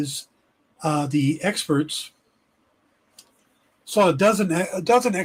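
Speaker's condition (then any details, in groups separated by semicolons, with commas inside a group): No condition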